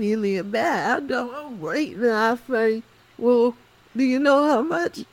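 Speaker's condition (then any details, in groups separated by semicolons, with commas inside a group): Cerebral palsy; cognition intact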